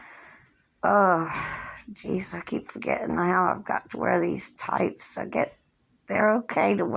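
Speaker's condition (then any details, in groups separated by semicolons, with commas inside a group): Cerebral palsy; since birth, hand tremors; age 57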